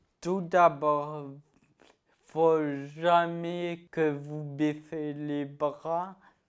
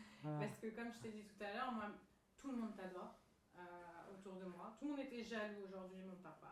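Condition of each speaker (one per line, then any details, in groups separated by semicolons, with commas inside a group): Ataxia-telangiectasia; ataxia-telangiectasia, genetic, affects muscles; age 20, onset infancy, no walking or writing, wheelchair; trouble eating and drinking alone, drooled as infant
No condition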